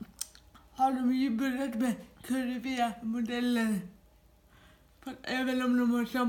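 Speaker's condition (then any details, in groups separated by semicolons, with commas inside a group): Dyskinetic cerebral palsy; dyskinetic form, severe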